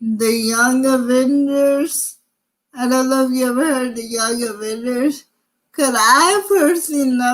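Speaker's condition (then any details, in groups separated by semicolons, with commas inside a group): Cerebral palsy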